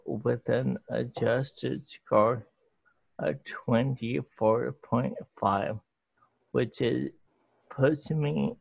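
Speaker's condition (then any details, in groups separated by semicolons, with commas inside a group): ALS; hard time speaking, speech obviously affected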